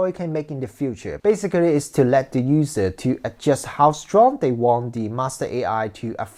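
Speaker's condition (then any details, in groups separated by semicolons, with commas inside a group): No condition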